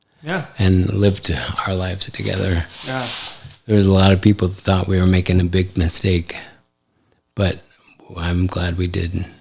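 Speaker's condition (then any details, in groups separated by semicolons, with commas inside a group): ALS; affects hand function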